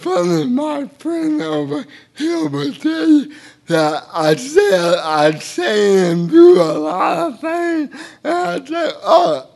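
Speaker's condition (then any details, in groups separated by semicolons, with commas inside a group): Cerebral palsy; a little difficult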